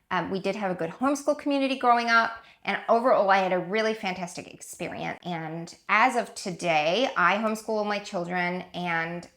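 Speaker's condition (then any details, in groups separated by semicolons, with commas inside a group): No condition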